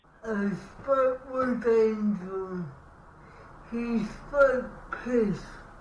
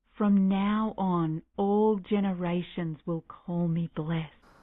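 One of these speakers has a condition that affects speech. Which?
The first: cerebral palsy; affects speech patterns, needs careful listening.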